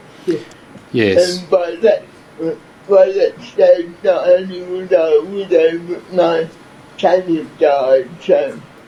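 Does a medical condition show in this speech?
Yes: cerebral palsy; from birth.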